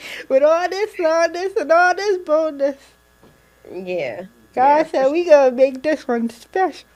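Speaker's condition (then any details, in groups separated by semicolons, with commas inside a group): Cerebral palsy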